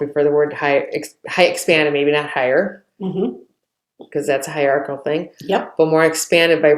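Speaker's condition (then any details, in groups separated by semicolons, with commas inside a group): No condition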